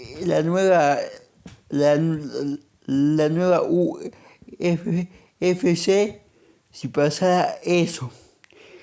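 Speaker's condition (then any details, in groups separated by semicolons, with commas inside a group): Cerebral palsy; monthly medication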